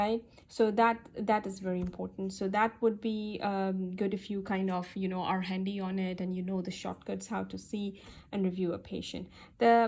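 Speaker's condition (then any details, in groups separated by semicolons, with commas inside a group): No condition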